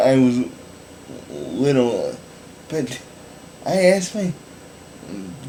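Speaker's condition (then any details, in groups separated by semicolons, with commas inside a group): Cerebral palsy; affects all muscles; possibly slowly progressing, walks unsteadily; able to speak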